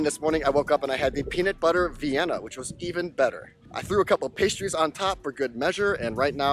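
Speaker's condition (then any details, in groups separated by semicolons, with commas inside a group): No condition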